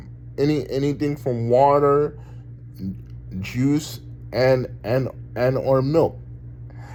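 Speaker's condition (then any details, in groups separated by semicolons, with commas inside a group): Cerebral palsy; talks very well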